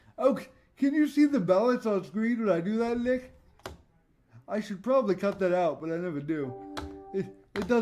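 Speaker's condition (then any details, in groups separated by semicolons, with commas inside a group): Cerebral palsy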